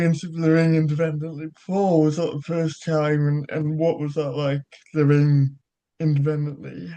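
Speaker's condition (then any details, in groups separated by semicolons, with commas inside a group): Cerebral palsy; childhood surgery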